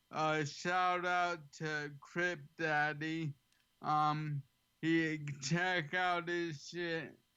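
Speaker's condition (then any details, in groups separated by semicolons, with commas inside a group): ALS; slightly slurred, has to slow down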